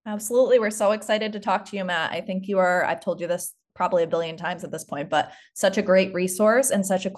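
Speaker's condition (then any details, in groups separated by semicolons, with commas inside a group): No condition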